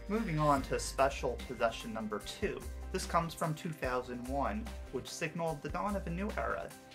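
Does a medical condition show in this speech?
No.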